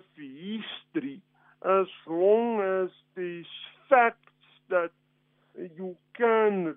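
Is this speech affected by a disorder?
Yes: cerebral palsy; physical limitations requiring adjustments, types with single finger, reduced typing speed and accuracy; affects speed of communication.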